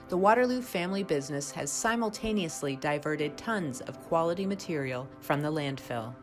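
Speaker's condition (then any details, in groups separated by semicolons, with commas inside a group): No condition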